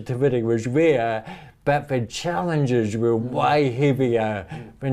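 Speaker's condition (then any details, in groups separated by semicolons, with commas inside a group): Cerebral palsy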